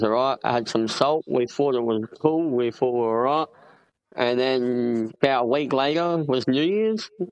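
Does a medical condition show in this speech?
Yes: cleft palate; congenital.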